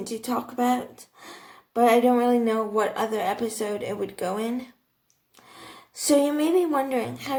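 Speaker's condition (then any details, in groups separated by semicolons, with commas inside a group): Cerebral palsy, athetoid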